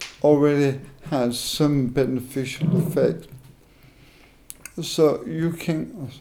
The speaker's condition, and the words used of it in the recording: ALS (motor neuron disease). Possibly 2 years after they told me I wouldn't be able to talk.